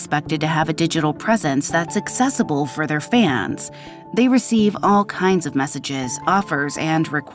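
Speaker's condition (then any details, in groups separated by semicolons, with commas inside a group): No condition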